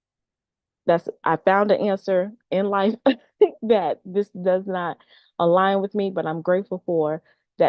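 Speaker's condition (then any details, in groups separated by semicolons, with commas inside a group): No condition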